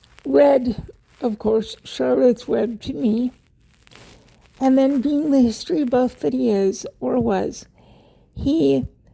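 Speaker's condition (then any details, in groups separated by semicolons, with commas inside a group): Cerebral palsy; wheelchair user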